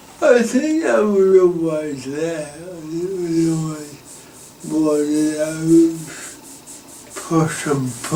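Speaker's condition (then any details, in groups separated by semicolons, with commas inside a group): Cerebral palsy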